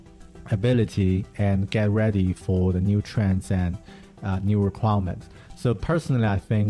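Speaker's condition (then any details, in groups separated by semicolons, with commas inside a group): No condition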